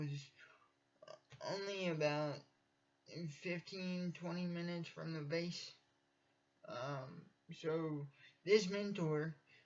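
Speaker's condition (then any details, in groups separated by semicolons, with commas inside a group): Cerebral palsy; from birth, uses wheelchair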